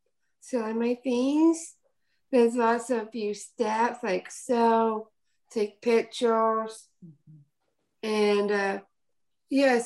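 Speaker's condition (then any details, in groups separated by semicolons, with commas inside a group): Down syndrome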